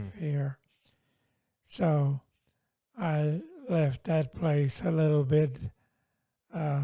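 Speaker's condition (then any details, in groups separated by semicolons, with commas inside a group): Multiple sclerosis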